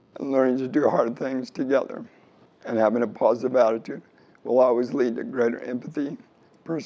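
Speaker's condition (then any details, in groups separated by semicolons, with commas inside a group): ALS; slow-progressing form, feeding tube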